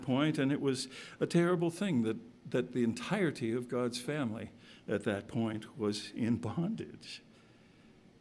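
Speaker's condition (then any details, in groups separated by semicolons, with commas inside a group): No condition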